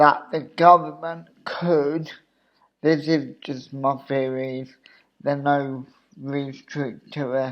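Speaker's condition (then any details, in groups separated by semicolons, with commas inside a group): Cerebral palsy; obvious speech impediment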